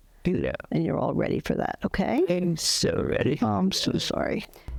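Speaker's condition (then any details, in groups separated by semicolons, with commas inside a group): ALS; diagnosed seven months earlier, end of life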